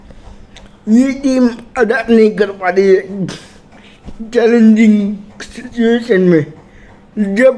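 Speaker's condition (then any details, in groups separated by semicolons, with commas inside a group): Cerebral palsy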